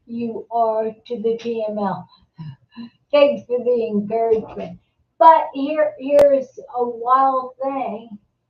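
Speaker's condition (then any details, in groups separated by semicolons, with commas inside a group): Multiple sclerosis; secondary progressive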